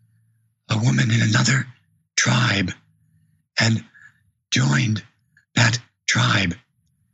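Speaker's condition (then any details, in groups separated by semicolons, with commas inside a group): Vocal cord paralysis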